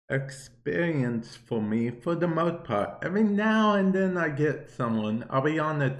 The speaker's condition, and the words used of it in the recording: Cerebral palsy. Basically, it's been known to affect my speech, my balance, and my hand-eye coordination.